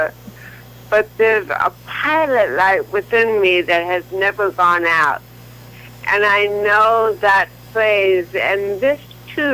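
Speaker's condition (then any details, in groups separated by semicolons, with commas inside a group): Cerebral palsy; from birth, leg spasticity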